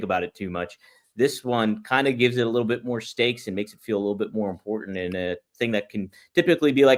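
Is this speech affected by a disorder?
No.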